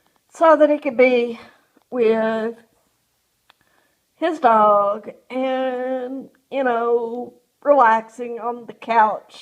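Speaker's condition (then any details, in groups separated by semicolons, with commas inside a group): Cerebral palsy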